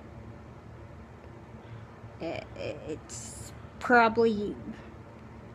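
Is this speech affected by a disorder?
Yes: cerebral palsy.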